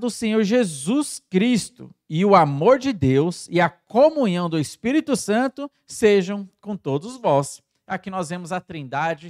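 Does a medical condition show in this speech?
No.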